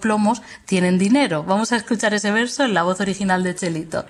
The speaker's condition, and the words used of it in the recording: None; typical speech.